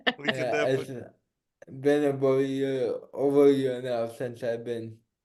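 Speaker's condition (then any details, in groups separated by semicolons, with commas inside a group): Cerebral palsy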